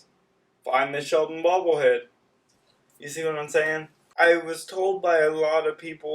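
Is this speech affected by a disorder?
Yes: cerebral palsy.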